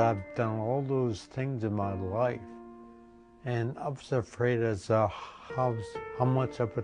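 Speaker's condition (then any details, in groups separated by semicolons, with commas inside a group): Friedreich's ataxia; progressive, balance loss, falls when walking, no treatment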